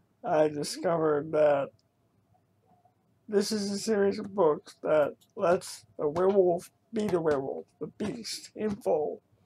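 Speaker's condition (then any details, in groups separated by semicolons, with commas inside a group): Cerebral palsy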